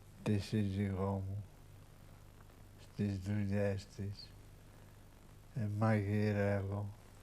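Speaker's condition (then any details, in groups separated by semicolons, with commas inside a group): Parkinson's disease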